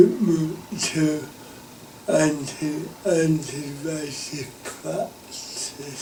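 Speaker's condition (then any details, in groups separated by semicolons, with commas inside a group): Cerebral palsy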